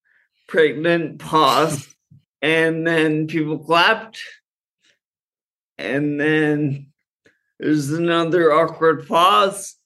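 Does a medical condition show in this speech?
Yes: Friedreich's ataxia; genetic neuromuscular condition from birth, normal childhood, slowly worsening, diagnosed sophomore year of college.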